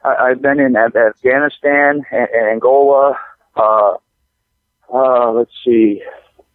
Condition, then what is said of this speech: Stuttering. I don't know what kind of work I can do anymore, given I have one useless leg, stutter like a damn fool.